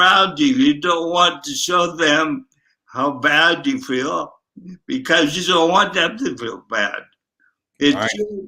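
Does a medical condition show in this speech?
Yes: traumatic brain injury, ataxic; tongue affected.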